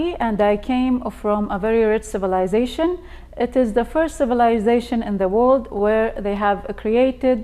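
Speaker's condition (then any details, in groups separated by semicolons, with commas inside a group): No condition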